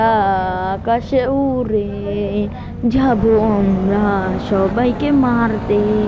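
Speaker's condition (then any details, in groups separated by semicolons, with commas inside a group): No condition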